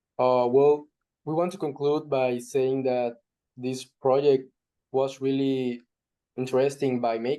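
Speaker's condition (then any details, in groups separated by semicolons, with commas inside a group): No condition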